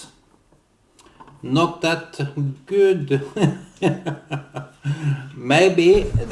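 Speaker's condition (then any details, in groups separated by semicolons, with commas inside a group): No condition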